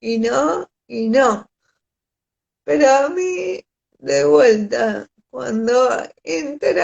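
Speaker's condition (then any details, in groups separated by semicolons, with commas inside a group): Cerebral palsy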